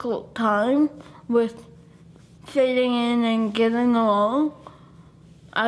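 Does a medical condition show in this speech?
Yes: cerebral palsy.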